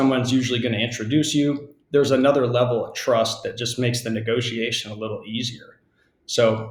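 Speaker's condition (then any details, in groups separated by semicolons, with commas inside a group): No condition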